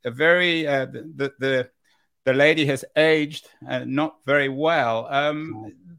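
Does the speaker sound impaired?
No.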